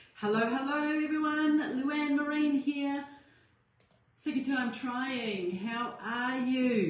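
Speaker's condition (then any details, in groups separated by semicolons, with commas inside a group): No condition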